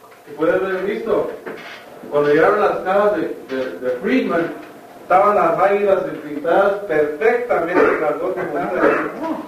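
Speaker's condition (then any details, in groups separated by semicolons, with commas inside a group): No condition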